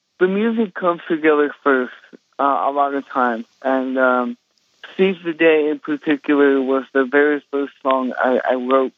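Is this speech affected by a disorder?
Yes: cerebral palsy; congenital, balance and coordination problems, used walker, walked unassisted near age four, left hand paralyzed; speech affected in childhood, countless speech therapy sessions, now speaks as heard today.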